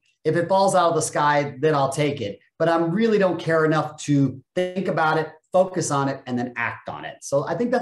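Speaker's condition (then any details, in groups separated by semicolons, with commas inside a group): No condition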